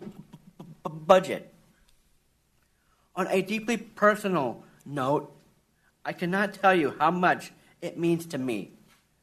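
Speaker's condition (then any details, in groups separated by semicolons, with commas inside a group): Down syndrome; intellectual disability, processes information more slowly; recorded congressional committee testimony clip from five years earlier, played on air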